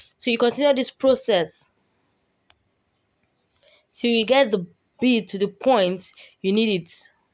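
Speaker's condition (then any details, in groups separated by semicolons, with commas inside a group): No condition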